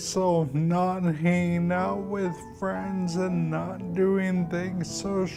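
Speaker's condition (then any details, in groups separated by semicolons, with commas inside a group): Multiple sclerosis; onset at age 34; speech problems, endurance concerns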